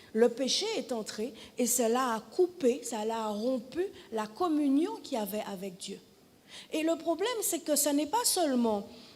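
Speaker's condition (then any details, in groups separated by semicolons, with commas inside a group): No condition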